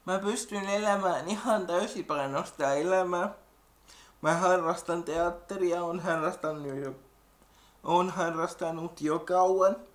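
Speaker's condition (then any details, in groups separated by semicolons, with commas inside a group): Cerebral palsy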